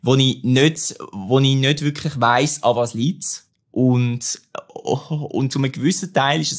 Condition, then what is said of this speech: Stuttering. Weil es gibt schon Situationen, ja, wo ich jetzt denke, okay, da muss ich jetzt ein bisschen schauen, wie ich es mache.